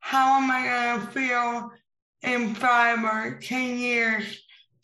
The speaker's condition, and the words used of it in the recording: Cerebral palsy. I know the ones that people have about me because I have impaired speech, but what about those who are nonverbal?